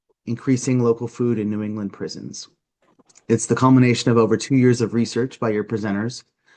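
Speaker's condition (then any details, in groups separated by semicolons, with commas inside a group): No condition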